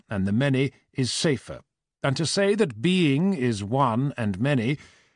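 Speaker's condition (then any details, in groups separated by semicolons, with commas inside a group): No condition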